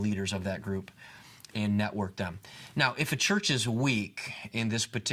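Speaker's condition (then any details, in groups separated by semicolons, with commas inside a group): No condition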